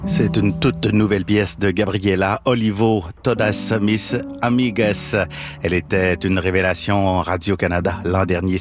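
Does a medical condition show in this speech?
No.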